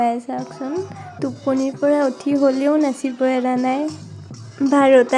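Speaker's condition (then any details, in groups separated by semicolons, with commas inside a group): No condition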